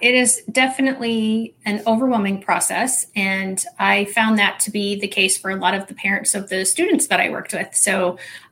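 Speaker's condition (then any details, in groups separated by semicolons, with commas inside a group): No condition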